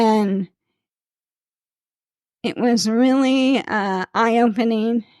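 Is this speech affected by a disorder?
Yes: ALS; speech slightly slurred.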